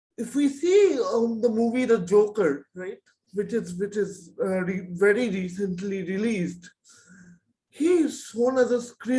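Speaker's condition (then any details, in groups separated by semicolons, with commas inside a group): Cerebral palsy; present from birth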